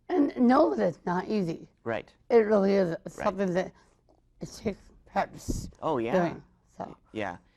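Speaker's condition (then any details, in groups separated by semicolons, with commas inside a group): Mild cerebral palsy; early childhood speech therapy, atypical-sounding speech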